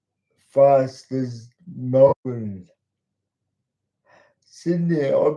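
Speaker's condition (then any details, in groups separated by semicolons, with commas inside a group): Cerebral palsy; talks slowly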